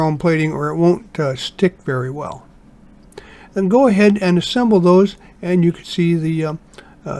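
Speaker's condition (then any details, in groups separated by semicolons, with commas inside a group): No condition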